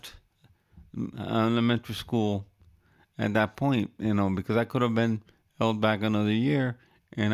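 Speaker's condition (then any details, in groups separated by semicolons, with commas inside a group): Cerebral palsy; wheelchair user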